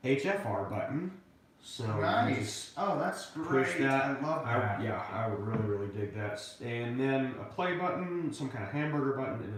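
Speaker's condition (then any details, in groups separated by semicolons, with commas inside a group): No condition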